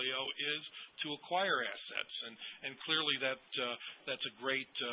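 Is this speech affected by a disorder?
No.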